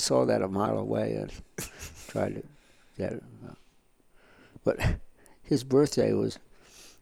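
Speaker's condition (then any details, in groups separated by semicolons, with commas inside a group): Parkinson's; symptoms grown tougher over time, on medication under Dr. Fawn, specialist in New York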